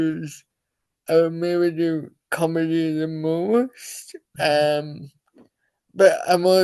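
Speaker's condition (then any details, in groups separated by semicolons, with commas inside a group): Cerebral palsy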